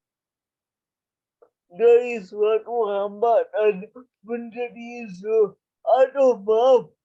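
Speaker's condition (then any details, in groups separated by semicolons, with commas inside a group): Cerebral palsy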